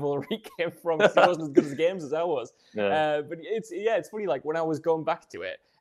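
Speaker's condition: No condition

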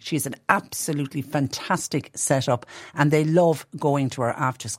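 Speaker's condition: No condition

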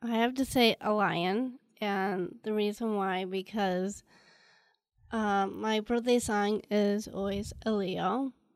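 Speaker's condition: Down syndrome; also hard time breathing

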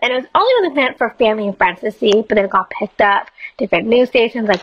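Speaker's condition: Down syndrome; age 21

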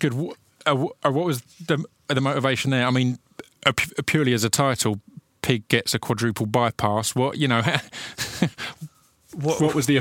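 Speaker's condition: Stutter; since childhood, attributed to near-drowning as child, found under hypnosis at 13 or 14; struggles on guest's name Dylan Moran during recording; triggered by certain words, trouble on first sound, adds letter or slurs to lead in, eases on stage; repeated sounds, repeated words

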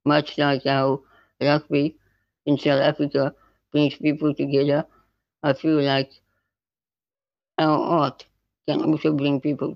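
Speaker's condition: Spinal muscular atrophy type 2; progressive muscle wasting

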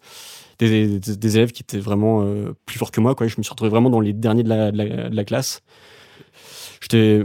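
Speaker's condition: Stuttering; stuttering since about age five or six, described as innate, father also stuttered; mild stutter at age 24, daily frustration, uses strategies to contain stuttering; blocks on p or k sounds, worse with stress, fatigue, shyness, fear of stuttering, phone calls; repeated words

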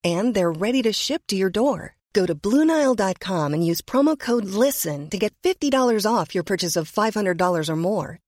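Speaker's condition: No condition

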